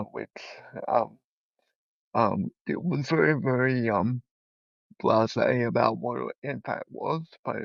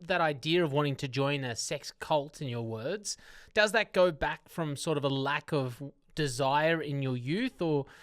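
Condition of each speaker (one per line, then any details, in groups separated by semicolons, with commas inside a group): Cerebral palsy; present from birth, full-time power wheelchair user
No condition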